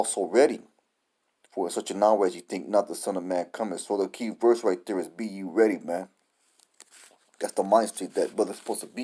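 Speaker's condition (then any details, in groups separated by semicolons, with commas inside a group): No condition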